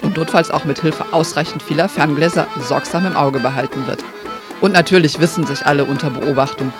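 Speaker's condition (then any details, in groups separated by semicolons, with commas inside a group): No condition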